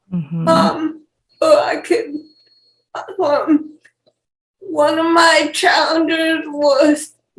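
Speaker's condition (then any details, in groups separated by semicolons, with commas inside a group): Cerebral palsy; wheelchair user; age 28, total assistance most tasks, eats cut-up food alone; speech issues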